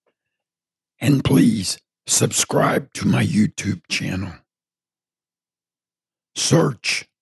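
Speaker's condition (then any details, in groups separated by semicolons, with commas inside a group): Partial laryngectomy from throat cancer; voice sounds different from typical voices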